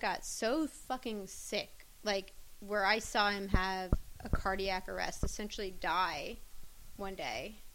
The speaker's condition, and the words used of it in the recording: None; typical speech.